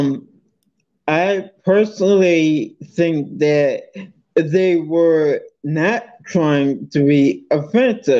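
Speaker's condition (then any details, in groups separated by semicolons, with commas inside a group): Multiple sclerosis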